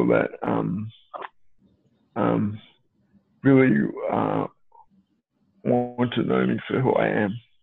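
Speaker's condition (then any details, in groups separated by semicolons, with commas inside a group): Cerebral palsy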